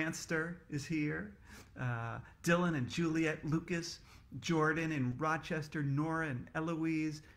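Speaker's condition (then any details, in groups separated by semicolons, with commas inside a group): No condition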